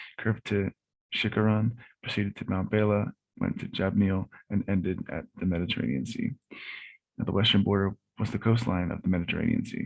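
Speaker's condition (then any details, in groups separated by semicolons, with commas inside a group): No condition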